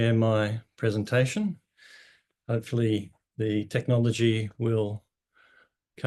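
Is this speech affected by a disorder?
No.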